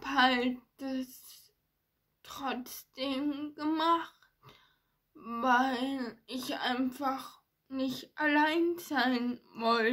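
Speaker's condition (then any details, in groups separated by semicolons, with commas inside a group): Ataxia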